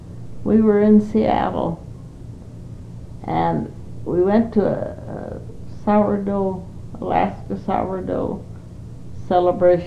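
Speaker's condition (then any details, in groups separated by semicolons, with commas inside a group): Parkinson's disease; not very able to do much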